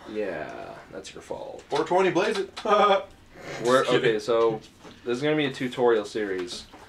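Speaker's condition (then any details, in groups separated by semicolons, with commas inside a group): No condition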